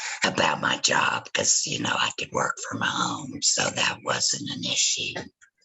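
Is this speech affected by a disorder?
Yes: laryngectomy after cancer.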